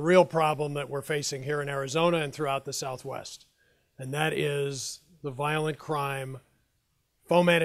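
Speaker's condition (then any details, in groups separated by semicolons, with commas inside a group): No condition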